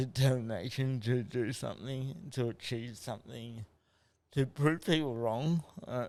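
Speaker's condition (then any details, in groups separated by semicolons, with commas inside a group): Cerebral palsy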